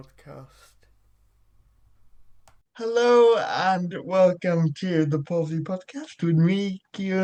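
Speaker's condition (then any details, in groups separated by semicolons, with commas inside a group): Cerebral palsy; childhood surgery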